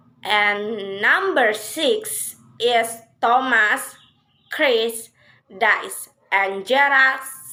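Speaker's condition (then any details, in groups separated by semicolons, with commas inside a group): No condition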